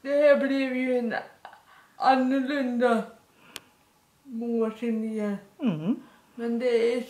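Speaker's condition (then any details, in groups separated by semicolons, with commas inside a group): Dyskinetic cerebral palsy, severe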